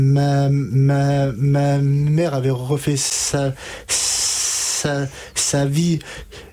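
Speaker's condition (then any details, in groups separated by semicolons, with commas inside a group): Stuttering; onset age 5-6, severe until 20, no childhood therapy, stuttering therapist Catherine Daubier in Nancy from age 20-22; age 33, about 27-28 years since onset, several years of speech therapy done, fluency techniques learned; blocks and repetitions, formerly blocked in every sentence, once could not read aloud, formerly signed with fingers; repeated sounds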